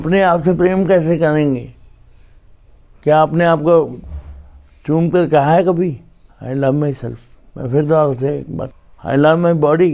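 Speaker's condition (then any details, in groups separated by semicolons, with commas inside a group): Cerebral palsy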